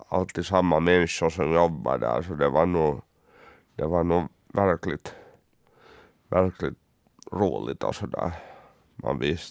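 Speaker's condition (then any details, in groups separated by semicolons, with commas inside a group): Cerebral palsy; congenital, born two months premature at 1.69 kg, underdeveloped lungs, electric wheelchair user, cannot run, childhood habilitation courses at Folkhälsan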